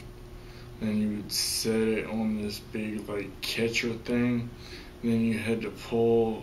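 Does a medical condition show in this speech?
Yes: traumatic brain injury; severe, both sides of body affected.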